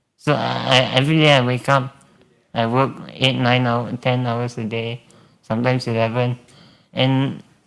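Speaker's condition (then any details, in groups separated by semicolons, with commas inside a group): Spinal muscular atrophy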